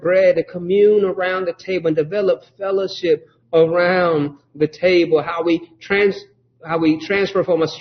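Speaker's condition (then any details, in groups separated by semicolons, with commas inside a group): No condition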